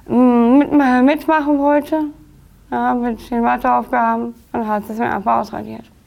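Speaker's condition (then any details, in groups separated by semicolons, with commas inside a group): Down syndrome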